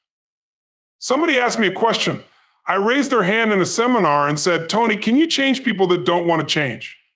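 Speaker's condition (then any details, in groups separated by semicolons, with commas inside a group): No condition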